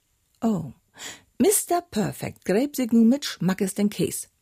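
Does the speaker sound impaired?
No.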